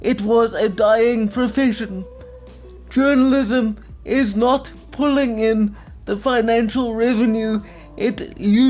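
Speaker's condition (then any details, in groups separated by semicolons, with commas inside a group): Quadriplegic cerebral palsy, severe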